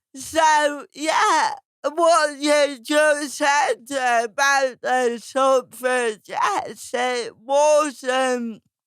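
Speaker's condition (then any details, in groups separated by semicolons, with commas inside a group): Cerebral palsy; speech therapy as child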